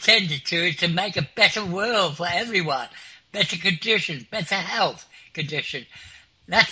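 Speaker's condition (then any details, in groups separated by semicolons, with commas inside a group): Clinically deaf; clinically deaf since school age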